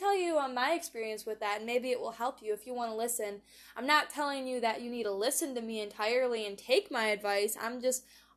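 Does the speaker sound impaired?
No.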